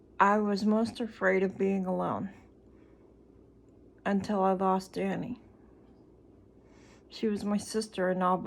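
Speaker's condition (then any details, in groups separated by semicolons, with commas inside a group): Cerebral palsy; speech noticeably atypical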